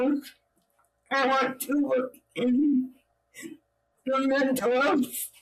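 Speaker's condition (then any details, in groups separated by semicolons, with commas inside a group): Cerebral palsy; own voice needs subtitles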